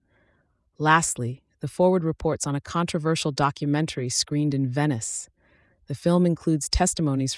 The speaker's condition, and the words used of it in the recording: None; typical speech.